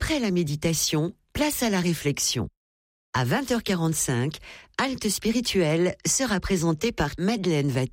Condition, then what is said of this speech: None; typical speech.